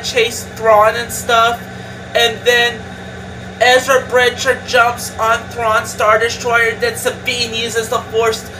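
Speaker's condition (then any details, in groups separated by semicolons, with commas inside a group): No condition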